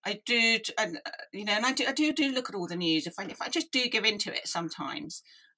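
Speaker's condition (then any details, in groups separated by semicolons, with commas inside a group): Deafness; hopeless and unwieldy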